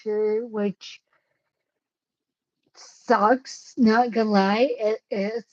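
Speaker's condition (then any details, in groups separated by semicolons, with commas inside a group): Cerebellar ataxia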